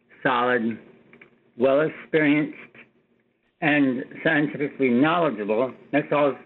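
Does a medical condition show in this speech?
Yes: Parkinson's; age about 68 and a half.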